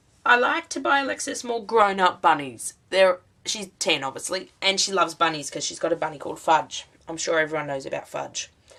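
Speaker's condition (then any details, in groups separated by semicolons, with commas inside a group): No condition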